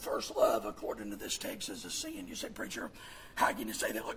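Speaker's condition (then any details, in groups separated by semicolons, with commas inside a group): Vocal fold paralysis, bilateral; speaks with false vocal folds; false-fold voicing on camera exam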